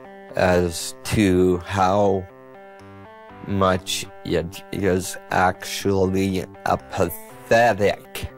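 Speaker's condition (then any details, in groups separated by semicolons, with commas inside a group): Multiple sclerosis and ataxia; ataxia, severe shaking; medical marijuana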